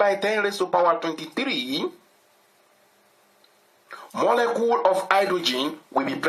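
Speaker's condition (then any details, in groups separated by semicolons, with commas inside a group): No condition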